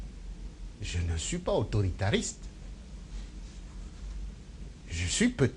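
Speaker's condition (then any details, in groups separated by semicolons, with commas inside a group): No condition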